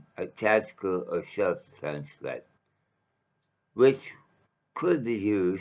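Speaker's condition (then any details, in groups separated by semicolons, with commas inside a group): Mouth cancer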